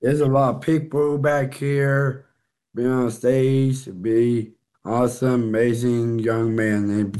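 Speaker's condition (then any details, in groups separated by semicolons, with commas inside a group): Down syndrome; congenital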